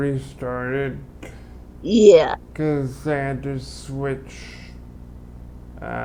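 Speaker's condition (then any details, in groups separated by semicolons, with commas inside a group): Cerebral palsy; limbs affected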